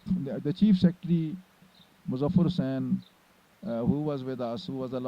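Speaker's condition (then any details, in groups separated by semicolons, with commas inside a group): No condition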